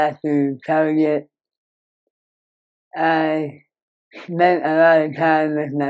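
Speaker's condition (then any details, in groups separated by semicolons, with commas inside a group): Moebius syndrome; severe nerve damage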